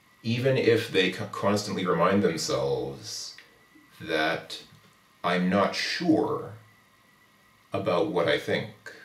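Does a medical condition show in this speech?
No.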